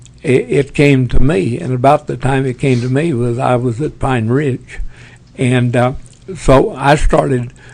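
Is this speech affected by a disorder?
Yes: Parkinson's; tremors as early symptom.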